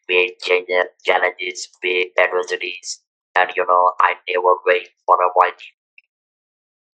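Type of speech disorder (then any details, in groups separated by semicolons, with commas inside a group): Electrolarynx speech; throat cancer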